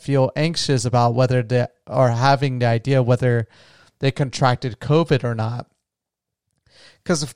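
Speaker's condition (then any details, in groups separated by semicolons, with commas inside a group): No condition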